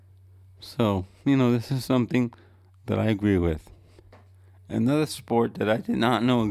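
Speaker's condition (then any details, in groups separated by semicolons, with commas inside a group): Cerebral palsy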